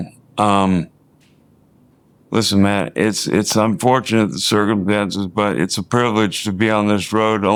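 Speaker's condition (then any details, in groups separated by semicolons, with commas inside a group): ALS; slurred speech, sounds drunk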